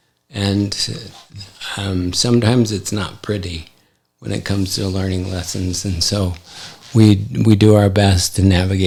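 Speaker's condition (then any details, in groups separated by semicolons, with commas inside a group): ALS; affects hand function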